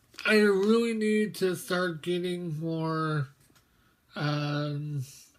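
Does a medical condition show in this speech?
Yes: mobius syndrome.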